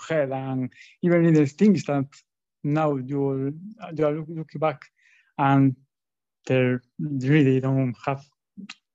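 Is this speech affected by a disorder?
Yes: stuttering; stutter in public speaking, attributed to lifelong shyness and introversion; stutters a lot when talking in public; here repeated sounds, prolonged sounds.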